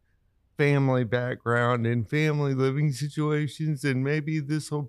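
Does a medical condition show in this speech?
Yes: cerebral palsy; pretty able-bodied, gets around pretty well.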